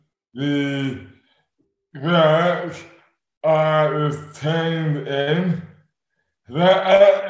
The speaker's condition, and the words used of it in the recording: Dystonia. This episode is a tough listen, so I will warn you now, you will need to concentrate